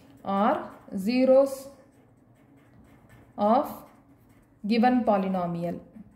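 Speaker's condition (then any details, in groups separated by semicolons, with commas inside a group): No condition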